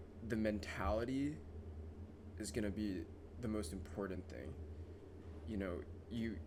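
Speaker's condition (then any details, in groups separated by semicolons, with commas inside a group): No condition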